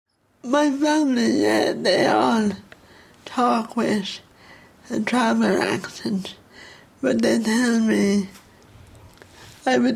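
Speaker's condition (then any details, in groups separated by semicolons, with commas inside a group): Cerebral palsy; childhood speech therapy over 20 years ago, disliked, felt aimed at removing Pavee accent; poor voice control, slow, hard to understand, big words take breath, thought drunk on phone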